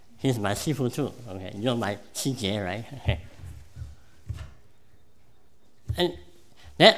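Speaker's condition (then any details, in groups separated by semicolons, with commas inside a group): Cleft palate; present from birth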